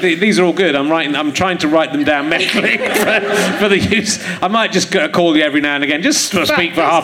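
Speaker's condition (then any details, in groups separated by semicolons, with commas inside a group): No condition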